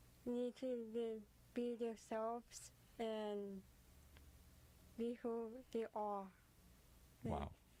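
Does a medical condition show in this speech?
Yes: cerebral palsy; age 13; difficulty speaking, impediment affecting vocalizing, not understanding.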